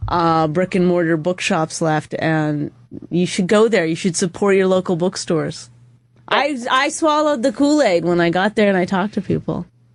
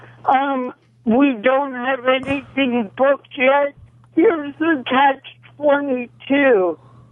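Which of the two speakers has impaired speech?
The second: cerebral palsy; causes shaking.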